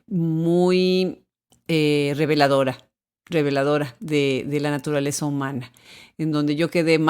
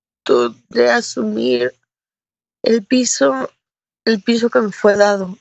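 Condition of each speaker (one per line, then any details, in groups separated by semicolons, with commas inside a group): No condition
Cerebral palsy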